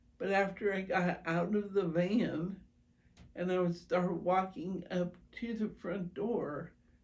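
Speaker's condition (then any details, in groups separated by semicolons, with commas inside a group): Primary progressive multiple sclerosis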